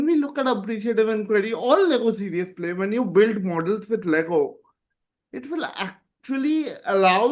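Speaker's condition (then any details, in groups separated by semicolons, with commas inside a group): Cerebral palsy; present from birth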